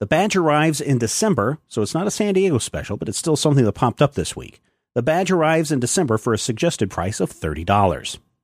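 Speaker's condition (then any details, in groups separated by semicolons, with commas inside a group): No condition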